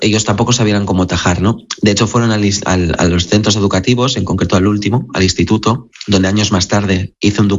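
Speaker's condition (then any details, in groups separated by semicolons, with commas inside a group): No condition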